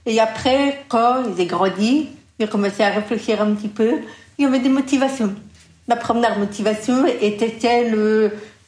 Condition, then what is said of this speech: Deafness. Elle est sourde de naissance et après un long travail de perroquet, selon ses mots, elle est arrivée à se faire entendre et à se faire comprendre, y compris en public.